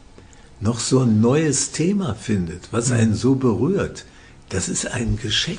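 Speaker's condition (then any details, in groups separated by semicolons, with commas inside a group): Parkinson's disease; physically active, symptoms barely noticeable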